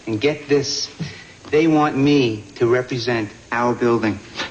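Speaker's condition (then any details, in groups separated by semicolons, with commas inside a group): No condition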